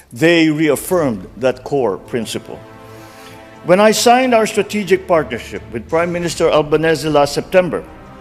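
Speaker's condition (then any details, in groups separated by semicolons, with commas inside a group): No condition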